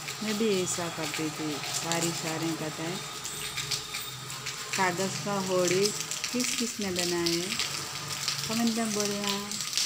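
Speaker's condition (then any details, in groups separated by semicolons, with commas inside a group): No condition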